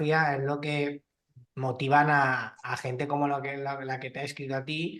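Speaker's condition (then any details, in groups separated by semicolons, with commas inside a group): No condition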